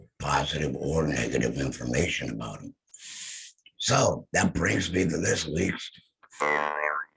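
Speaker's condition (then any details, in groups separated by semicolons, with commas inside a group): Head and neck cancer; voice lost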